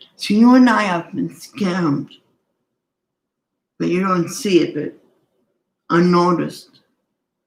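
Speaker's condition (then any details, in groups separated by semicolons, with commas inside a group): Cerebral palsy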